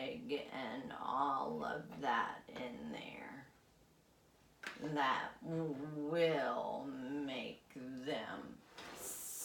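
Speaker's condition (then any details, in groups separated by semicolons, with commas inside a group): Essential tremor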